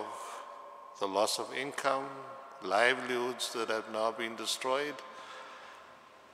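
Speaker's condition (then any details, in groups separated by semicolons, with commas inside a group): No condition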